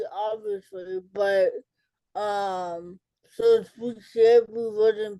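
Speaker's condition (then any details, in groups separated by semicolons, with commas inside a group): Cerebral palsy; affects speech and fine motor skills; childhood speech delay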